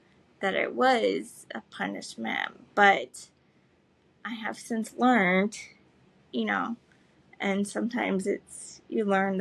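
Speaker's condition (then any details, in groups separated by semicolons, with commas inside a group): Cerebral palsy, spastic; able to speak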